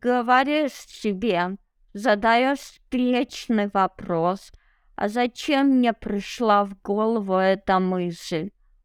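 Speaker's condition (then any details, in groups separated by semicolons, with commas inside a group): Cerebral palsy; no wheelchair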